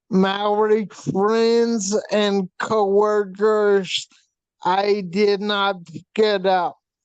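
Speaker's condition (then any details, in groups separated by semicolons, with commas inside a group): Hydrocephalus with shunt failure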